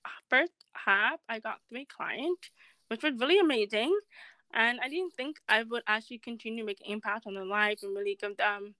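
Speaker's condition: Deafness; sudden onset, wears hearing aids; family arranged speech therapy to help speak clearly, audiologist warned of possible speech delay

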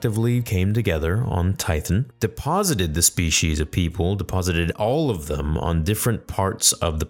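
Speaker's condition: No condition

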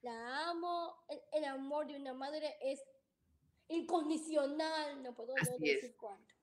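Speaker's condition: Down syndrome; present from birth, heart surgery

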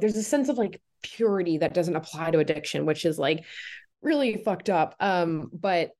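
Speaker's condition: No condition

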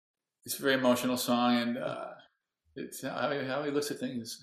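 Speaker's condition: Parkinson's disease; 19 years since

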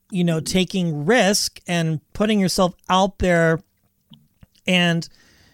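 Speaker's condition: No condition

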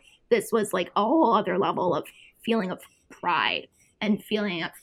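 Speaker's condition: Tracheostomy; tracheostomy tube for breathing, had whole life, nurse accompanied through childhood; uses tracheostomy tube to breathe, age 28

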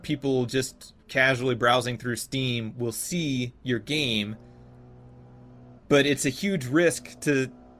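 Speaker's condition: No condition

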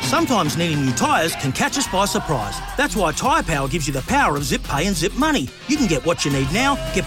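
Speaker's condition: No condition

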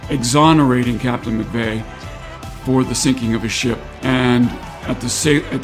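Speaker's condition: No condition

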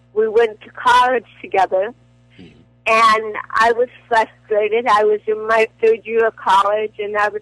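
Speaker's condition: Cerebral palsy; dependent on Botox

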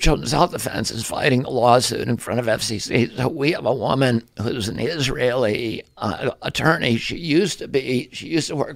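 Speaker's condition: Spasmodic dystonia; voice affected

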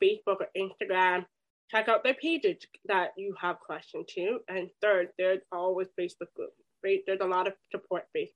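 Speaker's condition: Deafness, hard of hearing; often asks others to repeat, people shout at her

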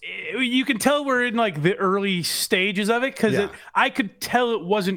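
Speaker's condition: No condition

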